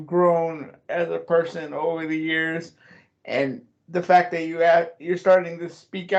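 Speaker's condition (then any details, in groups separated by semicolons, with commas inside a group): Cerebral palsy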